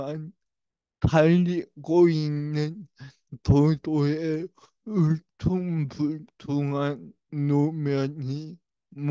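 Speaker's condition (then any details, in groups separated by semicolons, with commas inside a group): Brain lesion disability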